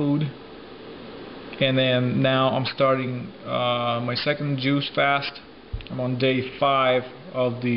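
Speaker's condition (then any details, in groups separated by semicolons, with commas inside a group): No condition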